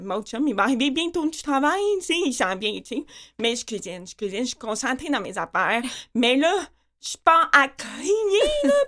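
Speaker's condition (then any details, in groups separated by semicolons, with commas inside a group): Profound deafness with cochlear implant, congenital; born 100% deaf, cochlear implant by Dr. Ferron at Hôtel-Dieu de Québec, cochlear electrodes, external magnet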